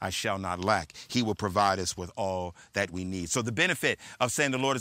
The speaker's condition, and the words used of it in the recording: None; typical speech.